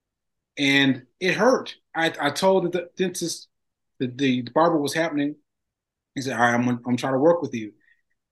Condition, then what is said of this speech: Aphasia. To be honest, to me, you, you sound great.